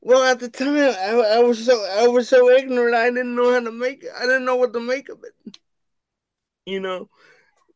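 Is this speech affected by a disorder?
Yes: cerebral palsy; wheelchair bound.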